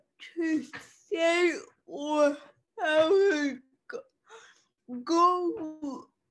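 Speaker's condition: Cerebral palsy; cerebral palsy since childhood

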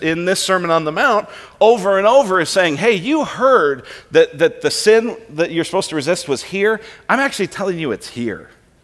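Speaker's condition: No condition

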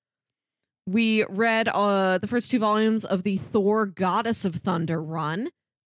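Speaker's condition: No condition

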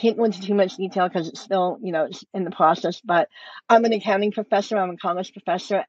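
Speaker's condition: Cleft lip and palate; congenital

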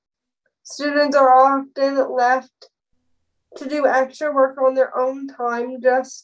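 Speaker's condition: Spastic cerebral palsy, spastic, with dystonia, all four limbs; dystonia increases spasms in back and legs, mostly manual wheelchair, powered when unable to push

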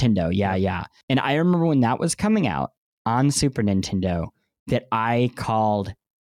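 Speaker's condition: Cleft lip and palate; 2-3 months recovery each

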